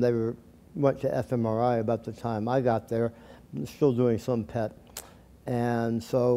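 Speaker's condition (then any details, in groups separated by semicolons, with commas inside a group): Tongue cancer surgery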